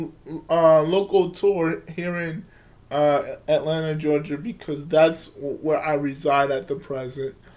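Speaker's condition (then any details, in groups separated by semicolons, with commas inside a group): Cerebral palsy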